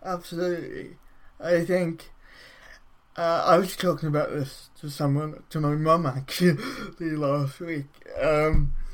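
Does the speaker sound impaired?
Yes: cerebral palsy; brain damage at or around birth, affects coordination and muscle control of whole body.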